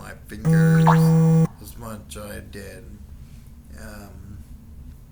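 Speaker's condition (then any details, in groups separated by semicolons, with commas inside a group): Friedreich's ataxia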